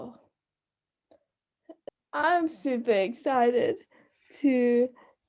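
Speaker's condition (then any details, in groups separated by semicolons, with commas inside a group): Cerebral palsy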